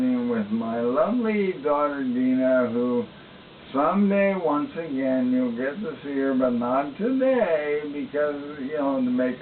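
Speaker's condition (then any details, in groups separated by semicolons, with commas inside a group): ALS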